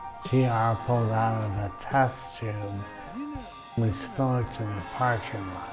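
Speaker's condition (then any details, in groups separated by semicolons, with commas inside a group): Brain injury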